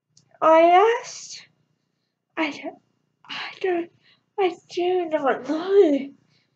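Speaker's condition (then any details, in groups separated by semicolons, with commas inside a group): Cerebral palsy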